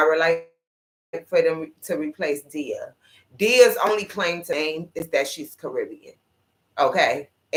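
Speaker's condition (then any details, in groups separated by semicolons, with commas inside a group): No condition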